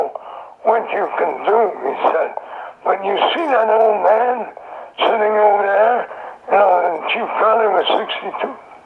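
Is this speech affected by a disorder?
Yes: throat cancer; survivor.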